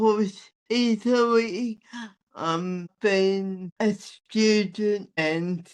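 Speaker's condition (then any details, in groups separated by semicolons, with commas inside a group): Athetoid spastic cerebral palsy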